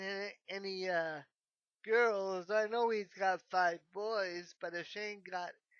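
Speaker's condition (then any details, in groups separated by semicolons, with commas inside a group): Cerebral palsy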